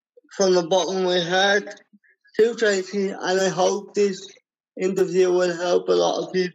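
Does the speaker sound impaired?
Yes: cerebral palsy; can speak for himself.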